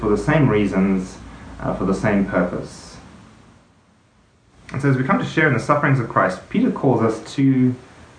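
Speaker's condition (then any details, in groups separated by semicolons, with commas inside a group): No condition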